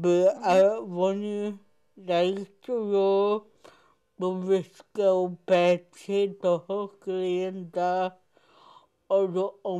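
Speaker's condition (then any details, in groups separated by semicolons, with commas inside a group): Cerebral palsy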